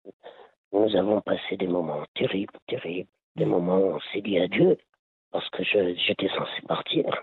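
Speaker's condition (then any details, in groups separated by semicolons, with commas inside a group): Laryngeal cancer; part of lung removed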